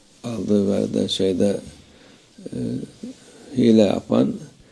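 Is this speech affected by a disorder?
No.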